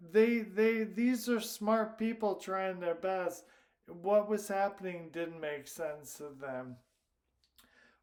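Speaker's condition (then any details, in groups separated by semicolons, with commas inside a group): Primary lateral sclerosis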